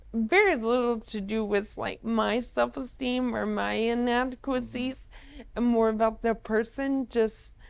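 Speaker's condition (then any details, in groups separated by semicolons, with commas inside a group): ALS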